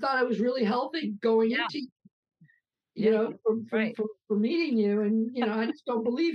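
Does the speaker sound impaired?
Yes: aphasia after two strokes; aphasia with brain damage from two strokes and heart failure at age 45; many years after strokes, about 1 to 1.5 years speech therapy completed, later heart transplant; lost ability to speak, intonation became monotone after about a year, some difficulty still persists.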